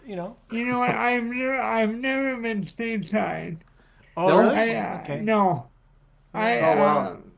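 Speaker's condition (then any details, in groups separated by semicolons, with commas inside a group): Cerebral palsy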